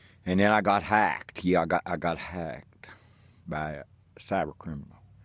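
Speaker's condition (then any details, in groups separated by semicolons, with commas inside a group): No condition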